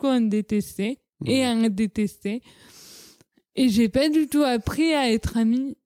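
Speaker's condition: Cerebral palsy; childhood speech

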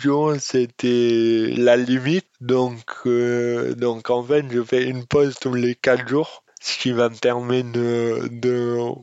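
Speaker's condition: Dystonia; congenital

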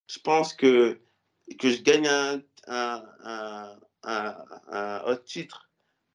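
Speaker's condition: Stuttering; never a problem for him, volunteers to speak to media; occasional stutter audible during interview; occasional mild stutter; repeated words, prolonged sounds

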